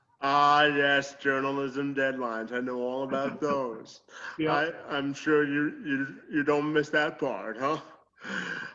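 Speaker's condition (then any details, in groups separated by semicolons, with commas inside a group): Cerebral palsy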